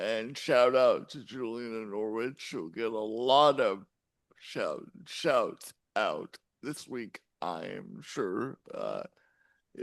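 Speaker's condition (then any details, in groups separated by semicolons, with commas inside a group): Cerebral palsy; since birth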